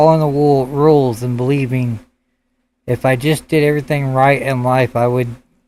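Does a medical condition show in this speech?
No.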